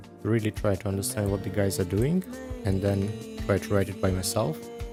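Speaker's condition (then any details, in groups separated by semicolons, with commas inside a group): No condition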